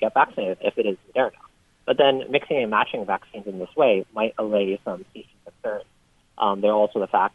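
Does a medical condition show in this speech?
No.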